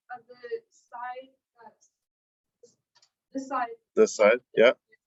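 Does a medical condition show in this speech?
No.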